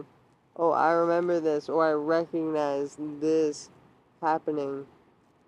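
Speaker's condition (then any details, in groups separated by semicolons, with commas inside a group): Traumatic brain injury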